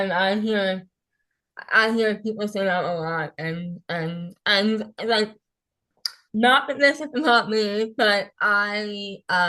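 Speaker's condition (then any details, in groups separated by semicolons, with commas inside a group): Moebius syndrome; facial difference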